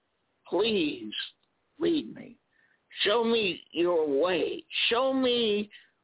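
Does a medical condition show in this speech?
Yes: spasmodic dysphonia.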